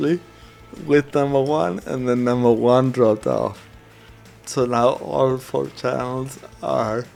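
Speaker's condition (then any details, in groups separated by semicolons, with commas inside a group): Cerebral palsy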